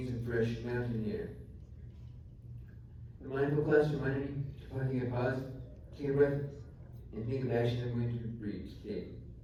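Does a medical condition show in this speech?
Yes: traumatic brain injury; climbing accident.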